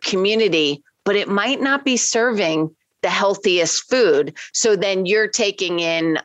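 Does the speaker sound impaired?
No.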